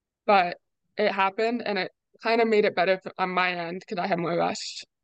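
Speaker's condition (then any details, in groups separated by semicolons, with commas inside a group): Deafness; deaf or hard of hearing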